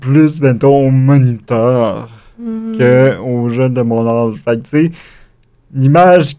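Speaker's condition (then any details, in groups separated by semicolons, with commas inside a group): Cerebral palsy; acquired, wheelchair user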